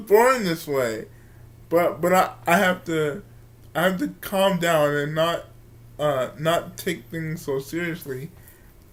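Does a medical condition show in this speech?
Yes: cerebral palsy; from birth, wheelchair user.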